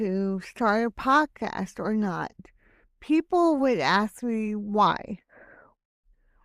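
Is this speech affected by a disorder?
Yes: hemiplegic cerebral palsy.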